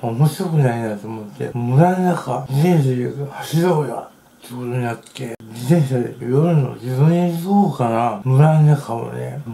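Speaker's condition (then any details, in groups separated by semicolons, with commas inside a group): Tongue cancer, partial glossectomy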